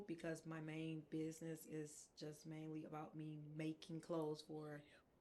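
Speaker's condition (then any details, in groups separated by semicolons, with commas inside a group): No condition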